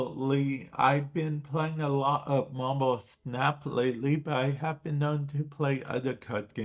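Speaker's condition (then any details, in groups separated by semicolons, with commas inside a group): Cerebral palsy; affects speech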